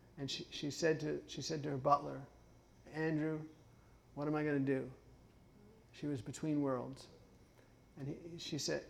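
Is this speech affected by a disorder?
Yes: Parkinson's; some speech issues, ice water harms vocal cords, drinks warm water, speech therapy judged unnecessary.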